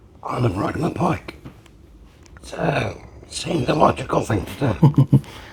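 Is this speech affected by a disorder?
Yes: laryngectomy; permanent tracheostomy.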